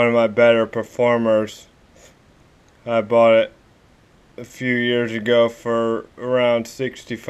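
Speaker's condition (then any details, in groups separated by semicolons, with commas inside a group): Cerebral palsy; spastic, affects walking and legs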